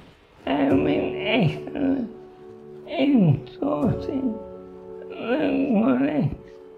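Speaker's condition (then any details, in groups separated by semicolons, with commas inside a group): Motor neurone disease; four years since diagnosis, needs feeding help, eye-controlled screen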